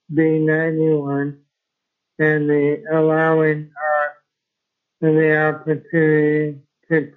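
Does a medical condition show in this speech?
Yes: ALS; progressive degenerative motor neuron disease, no known cure; Mayo Clinic Rochester ALS clinic, speech, respiration, physical rehabilitation, diet specialists, visits every 3 months; expected loss of speech, swallowing, arm and leg movement within a few short years.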